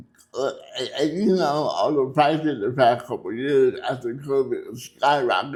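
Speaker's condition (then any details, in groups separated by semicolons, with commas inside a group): Cerebral palsy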